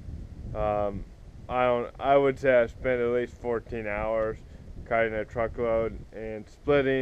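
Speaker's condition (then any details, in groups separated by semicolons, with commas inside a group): Cerebral palsy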